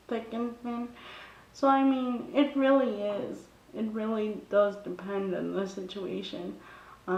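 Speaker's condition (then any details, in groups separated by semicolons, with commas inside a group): Cerebral palsy; brain damage, from birth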